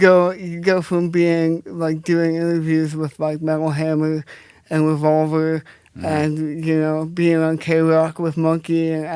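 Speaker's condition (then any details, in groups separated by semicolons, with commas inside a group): Cerebral palsy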